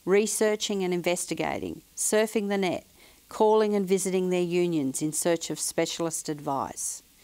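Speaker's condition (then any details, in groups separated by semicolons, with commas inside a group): No condition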